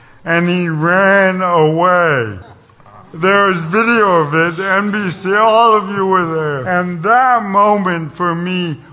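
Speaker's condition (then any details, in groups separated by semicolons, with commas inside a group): ALS; described as fatal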